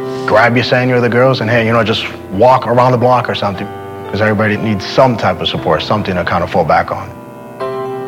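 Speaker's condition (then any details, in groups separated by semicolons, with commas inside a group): No condition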